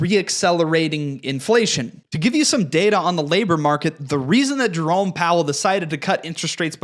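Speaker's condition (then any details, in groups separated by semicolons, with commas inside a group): No condition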